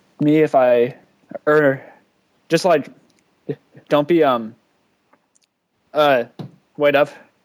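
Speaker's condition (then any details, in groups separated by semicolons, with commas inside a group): Stuttering; occasional stuttering; asks listeners to wait until finished speaking; blocks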